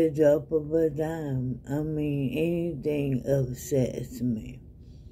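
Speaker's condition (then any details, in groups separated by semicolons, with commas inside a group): ALS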